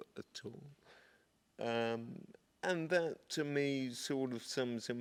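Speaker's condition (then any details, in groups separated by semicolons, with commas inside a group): Multiple sclerosis; progressive form; developing over recent years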